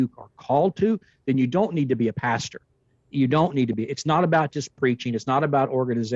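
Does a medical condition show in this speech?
No.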